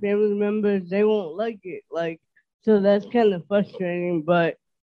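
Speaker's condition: Dysarthria; speech impediment

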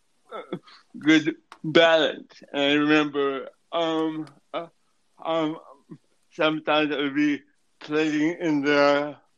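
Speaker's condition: Cerebral palsy; affects speech

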